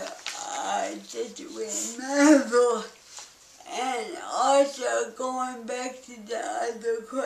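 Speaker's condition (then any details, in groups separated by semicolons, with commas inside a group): Cerebral palsy; balance and speech most affected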